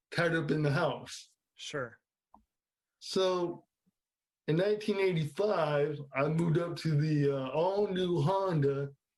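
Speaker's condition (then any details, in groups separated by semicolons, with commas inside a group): Cerebral palsy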